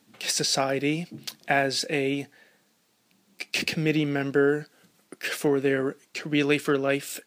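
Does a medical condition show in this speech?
Yes: stuttering; stuttering since age 3 or 4, nearly entire life; stuttered openly in first on-camera interview, did not disclose or apologize; here repeated sounds, prolonged sounds, blocks.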